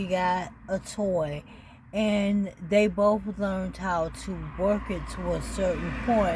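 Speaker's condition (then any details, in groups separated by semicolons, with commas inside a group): ALS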